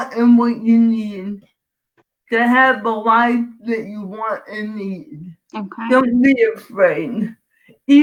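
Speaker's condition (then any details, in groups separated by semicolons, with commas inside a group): Cerebral palsy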